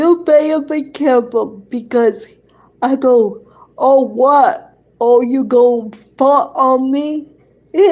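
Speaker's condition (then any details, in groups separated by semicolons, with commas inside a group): Cerebral palsy; present from birth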